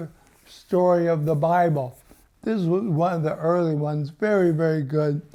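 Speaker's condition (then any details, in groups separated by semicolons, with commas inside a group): ALS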